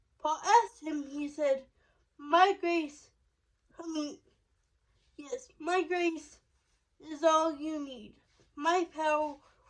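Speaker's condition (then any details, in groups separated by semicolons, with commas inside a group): Cerebral palsy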